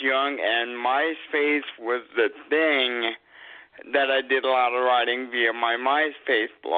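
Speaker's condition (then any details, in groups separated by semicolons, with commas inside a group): Cerebral palsy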